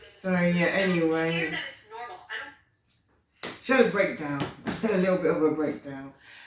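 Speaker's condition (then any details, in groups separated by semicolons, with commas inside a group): No condition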